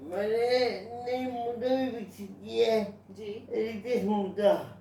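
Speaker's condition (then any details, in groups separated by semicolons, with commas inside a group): Cerebral palsy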